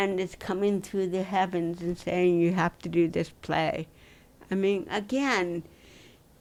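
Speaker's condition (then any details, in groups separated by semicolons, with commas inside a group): Dystonia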